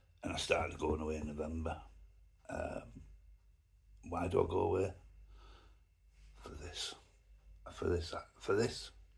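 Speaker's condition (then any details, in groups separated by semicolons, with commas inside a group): Myasthenia gravis; affects eyes, mouth, arms and legs; about three years since onset, sudden onset, arm shakes, breathing affected; voice a bit strange, right mouth drops, swallowing and chewing affected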